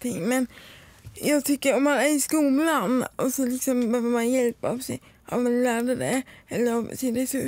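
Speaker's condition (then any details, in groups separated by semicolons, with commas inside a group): Cerebral palsy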